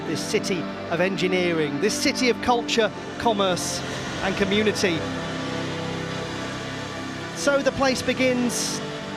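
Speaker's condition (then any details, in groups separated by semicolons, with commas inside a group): No condition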